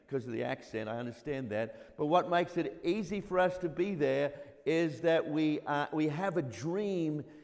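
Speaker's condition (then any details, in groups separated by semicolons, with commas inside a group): No condition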